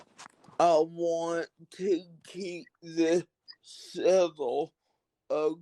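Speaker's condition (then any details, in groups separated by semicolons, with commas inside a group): Cerebral palsy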